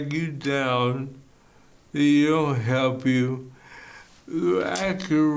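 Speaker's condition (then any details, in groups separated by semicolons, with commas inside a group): ALS; bulbar onset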